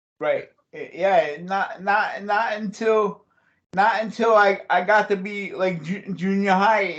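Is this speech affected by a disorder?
Yes: cerebral palsy; since childhood.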